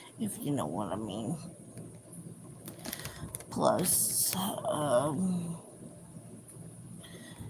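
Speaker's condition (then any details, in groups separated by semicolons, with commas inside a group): Cerebral palsy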